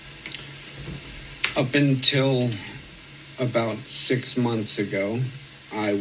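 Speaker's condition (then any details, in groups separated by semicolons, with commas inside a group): ALS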